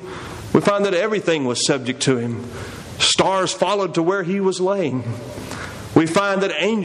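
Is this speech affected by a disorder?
No.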